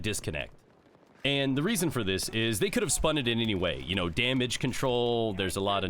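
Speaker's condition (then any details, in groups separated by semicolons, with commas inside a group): No condition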